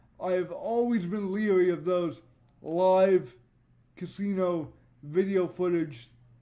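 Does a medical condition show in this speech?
Yes: cerebral palsy; voice tone sometimes odd.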